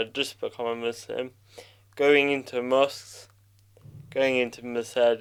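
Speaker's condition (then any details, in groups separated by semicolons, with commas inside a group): Cerebral palsy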